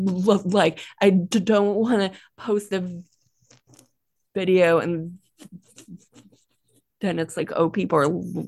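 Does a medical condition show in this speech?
Yes: stuttering; stutter since childhood, more severe when younger, quiet child avoiding speaking, NSA workshop in Fort Lauderdale; still stutters, no problems communicating at work, growing confidence; more comfortable the more people spoken to, sound repetitions; here repeated sounds.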